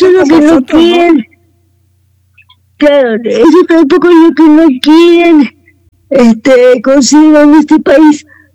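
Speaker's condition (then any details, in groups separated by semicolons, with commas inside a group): Cerebral palsy; voice and way of speaking affected by cerebral palsy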